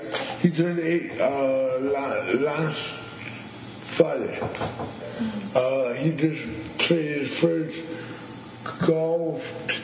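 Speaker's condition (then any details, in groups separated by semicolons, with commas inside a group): Stuttering; stuttering since at least teenage years, also cerebral palsy, which compounds things; has had long disfluent moments on own name; repeated sounds, prolonged sounds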